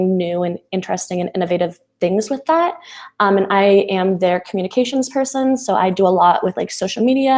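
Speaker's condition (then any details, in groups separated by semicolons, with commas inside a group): No condition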